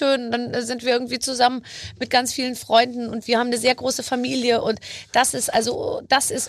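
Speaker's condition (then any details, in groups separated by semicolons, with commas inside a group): No condition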